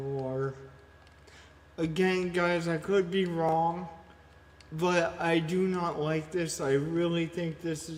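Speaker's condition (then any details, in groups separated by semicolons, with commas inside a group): Cerebral palsy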